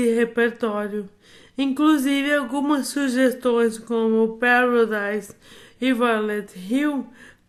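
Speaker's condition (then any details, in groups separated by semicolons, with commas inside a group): Amyotrophic lateral sclerosis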